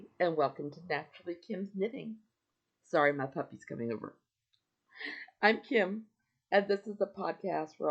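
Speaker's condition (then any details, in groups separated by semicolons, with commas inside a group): No condition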